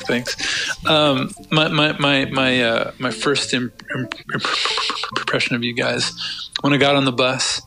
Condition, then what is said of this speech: Stuttering. Well, my first impression, and maybe we should explain to those tuning in that that I do have a speech handicap.